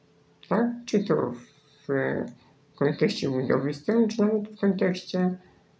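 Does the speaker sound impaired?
Yes: spinal muscular atrophy; cannot use normal keyboard, uses phone touchscreen connected directly to computer, right-click via two keys.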